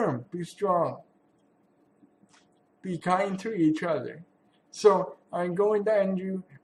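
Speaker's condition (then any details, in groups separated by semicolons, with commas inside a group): Cerebral palsy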